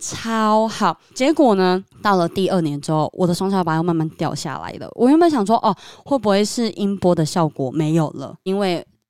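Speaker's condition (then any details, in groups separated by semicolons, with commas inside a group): Cleft lip and palate, submucous cleft palate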